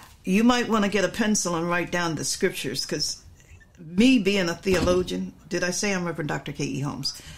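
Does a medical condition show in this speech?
No.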